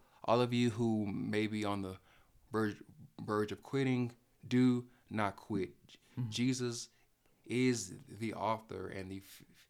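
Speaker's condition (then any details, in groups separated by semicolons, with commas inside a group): Stuttering; only stutterer on either mother's or father's side of family; still stutters; stutters when talking, speech problem audible, cannot be hidden when speaking; repeated sounds, prolonged sounds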